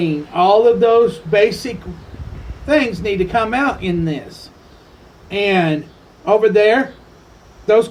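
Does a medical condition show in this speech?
No.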